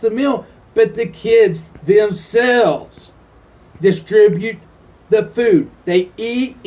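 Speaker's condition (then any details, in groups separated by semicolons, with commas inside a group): No condition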